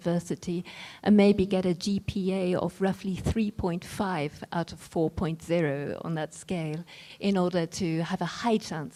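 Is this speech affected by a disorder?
No.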